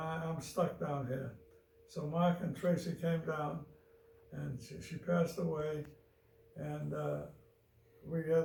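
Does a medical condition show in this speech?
Yes: Parkinson's disease; loses track of thoughts.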